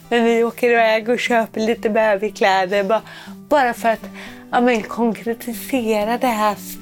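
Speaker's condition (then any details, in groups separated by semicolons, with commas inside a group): Cerebral palsy; born without heartbeat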